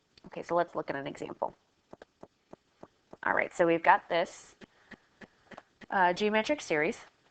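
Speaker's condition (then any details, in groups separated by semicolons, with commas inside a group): No condition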